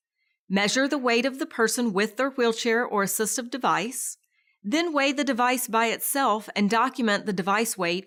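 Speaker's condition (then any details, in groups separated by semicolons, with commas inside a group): No condition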